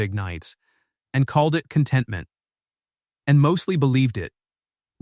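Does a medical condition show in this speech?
No.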